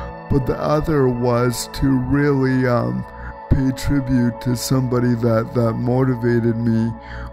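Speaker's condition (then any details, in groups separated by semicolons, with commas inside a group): Cerebral palsy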